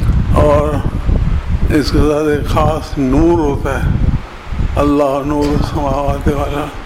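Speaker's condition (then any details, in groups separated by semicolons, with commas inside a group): Difficulty speaking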